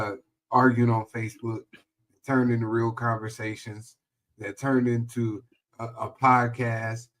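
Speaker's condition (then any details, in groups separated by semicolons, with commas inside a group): No condition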